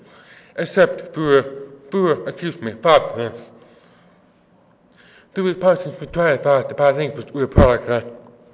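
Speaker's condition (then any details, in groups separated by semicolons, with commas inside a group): Deafness; offers to repeat if not understood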